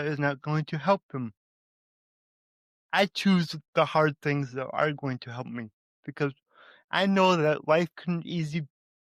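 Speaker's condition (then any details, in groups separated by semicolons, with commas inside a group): Cerebral palsy; from birth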